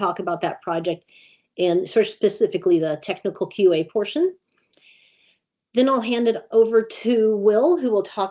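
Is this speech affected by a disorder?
No.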